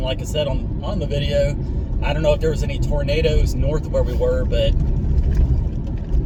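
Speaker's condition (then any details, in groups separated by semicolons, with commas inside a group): No condition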